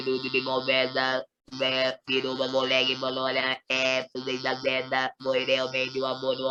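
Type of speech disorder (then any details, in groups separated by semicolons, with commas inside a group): Electrolarynx speech; laryngectomy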